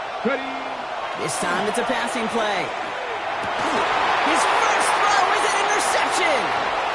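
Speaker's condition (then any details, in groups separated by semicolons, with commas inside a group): No condition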